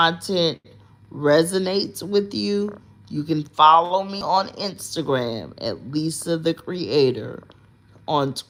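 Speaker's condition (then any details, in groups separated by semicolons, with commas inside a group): Cerebral palsy; uses specialized hospital bed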